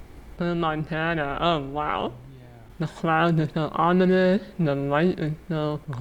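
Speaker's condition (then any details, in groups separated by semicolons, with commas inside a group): Muscular dystrophy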